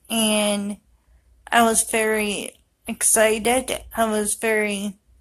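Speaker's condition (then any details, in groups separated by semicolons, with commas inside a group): Cerebral palsy; affects walking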